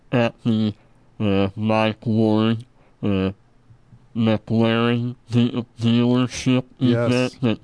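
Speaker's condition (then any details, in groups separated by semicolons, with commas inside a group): Treacher Collins syndrome; congenital genetic, no ears or ear canals, no eye sockets or cheekbones, jaw deformities, cleft palate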